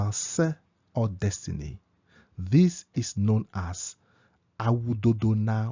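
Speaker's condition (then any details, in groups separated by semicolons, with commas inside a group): No condition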